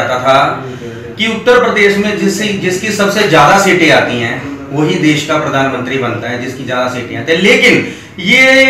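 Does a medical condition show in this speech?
No.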